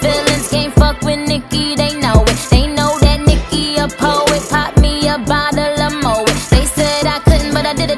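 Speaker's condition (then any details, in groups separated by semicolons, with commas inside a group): No condition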